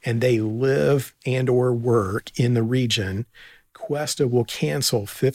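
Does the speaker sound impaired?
No.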